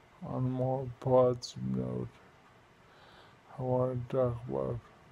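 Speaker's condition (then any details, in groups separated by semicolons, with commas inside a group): Multiple sclerosis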